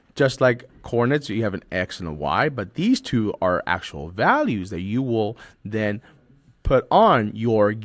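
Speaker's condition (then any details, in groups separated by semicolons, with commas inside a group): No condition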